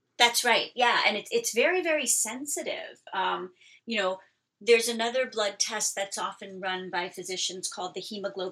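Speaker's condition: No condition

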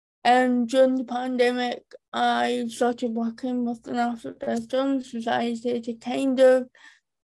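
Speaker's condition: Profound hearing loss, cochlear implant user; both ears, from infancy, confirmed at nine months, comorbid with cerebral palsy, maternal CMV; cochlear implants both sides, first at two, bilateral by five, hearing aids otherwise

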